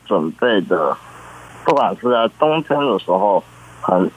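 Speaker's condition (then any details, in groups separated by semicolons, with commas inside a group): Congenital muscular dystrophy; present from birth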